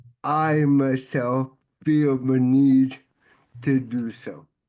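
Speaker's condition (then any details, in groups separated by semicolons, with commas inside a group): Cerebral palsy; many involuntary movements, sits rather than stands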